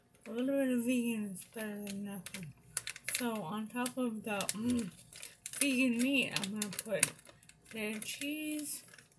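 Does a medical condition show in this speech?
Yes: brain injury.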